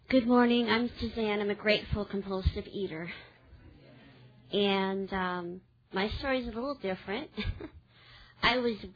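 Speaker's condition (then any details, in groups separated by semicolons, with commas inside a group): Cleft palate; congenital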